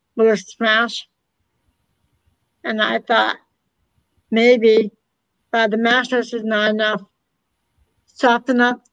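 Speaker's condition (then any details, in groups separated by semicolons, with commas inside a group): Hard of hearing, cochlear implant; does very well with implant, voicing sign language interpretation for deaf team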